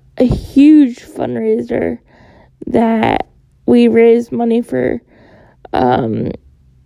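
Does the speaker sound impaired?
Yes: cerebral palsy; born 29 weeks premature, stroke or bleed at birth, unable to walk, tight muscles, physical therapy age 4 to 18.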